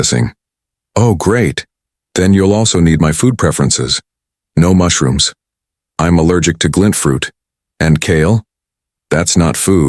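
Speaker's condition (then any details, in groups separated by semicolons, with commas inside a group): No condition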